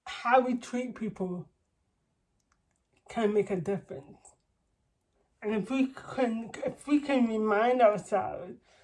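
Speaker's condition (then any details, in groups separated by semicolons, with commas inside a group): Cerebral palsy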